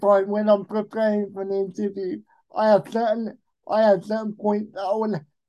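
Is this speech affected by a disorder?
Yes: cerebral palsy; most severe type, present since birth, uses electric wheelchair driven himself, expected non-verbal, began talking at age 6; speech affected, can get rambly when nervous.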